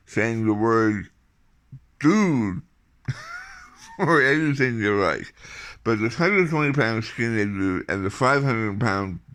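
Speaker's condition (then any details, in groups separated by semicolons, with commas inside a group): Tongue cancer surgery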